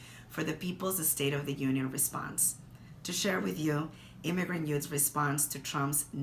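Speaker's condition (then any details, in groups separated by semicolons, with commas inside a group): No condition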